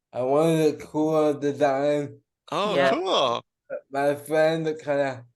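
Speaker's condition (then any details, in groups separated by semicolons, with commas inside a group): Cerebral palsy; diagnosed at about two months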